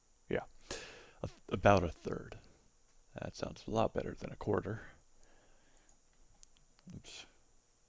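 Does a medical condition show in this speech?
No.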